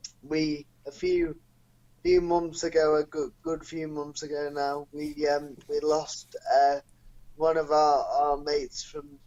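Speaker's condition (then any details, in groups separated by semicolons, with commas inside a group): Cerebral palsy; non-progressive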